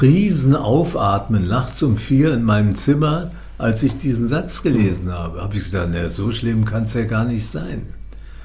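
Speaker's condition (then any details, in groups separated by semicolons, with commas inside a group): Parkinson's disease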